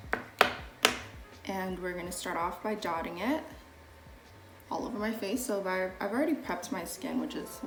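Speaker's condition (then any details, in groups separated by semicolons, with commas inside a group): No condition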